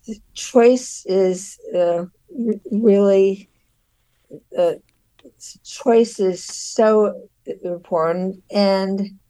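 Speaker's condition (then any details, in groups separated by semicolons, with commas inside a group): Aphasia; aphasia from severe stroke that nearly killed her, right side paralyzed, 3 years regaining independence; 13 years after stroke; no speech at all right after stroke, now trouble saying intended words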